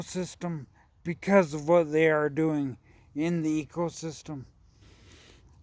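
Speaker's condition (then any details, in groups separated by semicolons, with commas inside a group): Traumatic brain injury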